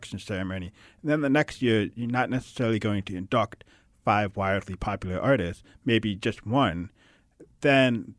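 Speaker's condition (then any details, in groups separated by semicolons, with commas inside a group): Hard of hearing; deaf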